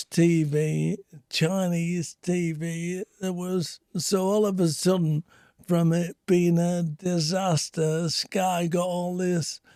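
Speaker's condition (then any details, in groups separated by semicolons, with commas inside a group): Speech apraxia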